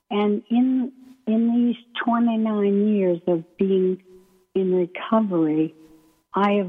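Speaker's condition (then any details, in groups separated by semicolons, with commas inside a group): ALS; symptoms within month of VA pre-doctoral internship, diagnosed after year of testing, wheelchair user; weak breathing muscles, hard to breathe and speak, may sound weak or unclear, paces speech, pauses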